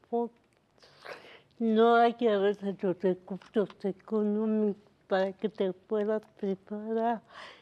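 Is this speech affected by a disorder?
Yes: cerebral palsy.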